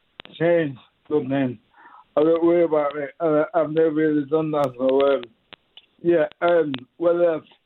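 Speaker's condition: Motor neuron disease; diagnosed 2017

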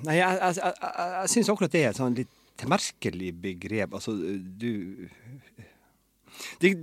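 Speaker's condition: Stuttering; word repetitions e.g. 'det, 'vil, part-word 'stø, støtinga', fillers 'eh'; repeated words, prolonged sounds

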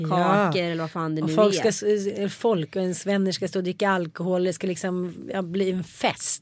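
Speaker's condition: No condition

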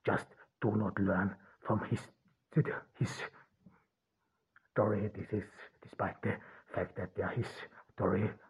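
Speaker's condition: Stuttering; cause unknown, only one in family who stutters, german mother tongue, born in austria; possibly part of why hard to be listened to at university; repeated sounds, prolonged sounds

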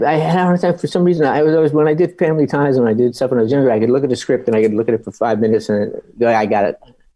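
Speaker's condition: Parkinson's disease; Parkinson's about 30 years, uncontrollable hand movement, body freezing, spinal tumor removed, relearned walking; dictates instead of writing, earlier struggled to recall and speak script lines

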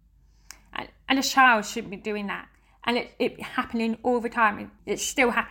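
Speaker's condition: Deafness; family all hearing, uses sign language

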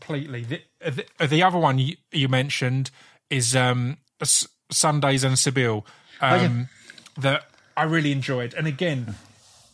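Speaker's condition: Stammer; stammer since childhood, attributed to almost dying as a child; stammer still present; repeated sounds, prolonged sounds

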